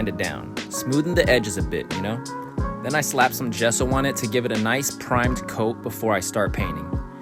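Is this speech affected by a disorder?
No.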